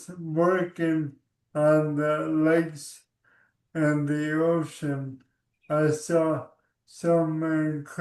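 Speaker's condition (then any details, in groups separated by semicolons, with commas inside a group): ALS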